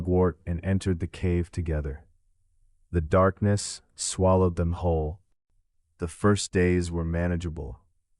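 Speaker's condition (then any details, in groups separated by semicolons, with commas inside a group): No condition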